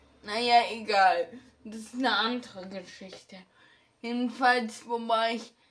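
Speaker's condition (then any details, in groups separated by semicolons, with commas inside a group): Ataxia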